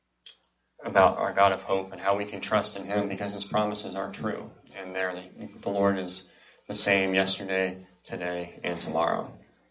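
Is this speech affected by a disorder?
Yes: cleft palate and cleft lip.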